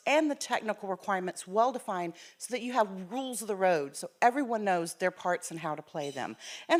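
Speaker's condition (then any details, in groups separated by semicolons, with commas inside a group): No condition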